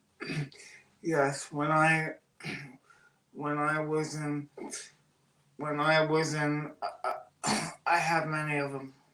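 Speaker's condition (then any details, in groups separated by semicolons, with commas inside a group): Cerebral palsy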